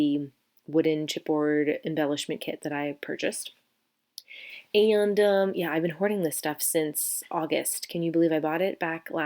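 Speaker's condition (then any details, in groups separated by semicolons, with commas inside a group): No condition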